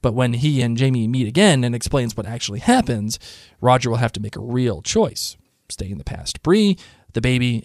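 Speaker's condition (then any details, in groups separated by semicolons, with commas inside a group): No condition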